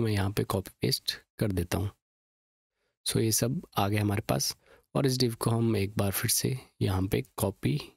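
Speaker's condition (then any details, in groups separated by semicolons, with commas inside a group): No condition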